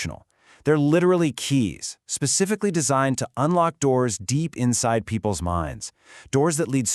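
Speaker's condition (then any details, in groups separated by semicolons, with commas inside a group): No condition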